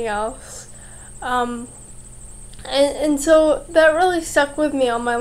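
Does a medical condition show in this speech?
Yes: cerebral palsy.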